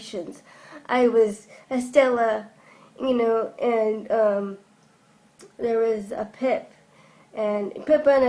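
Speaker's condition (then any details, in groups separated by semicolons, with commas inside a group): Cerebral palsy; from birth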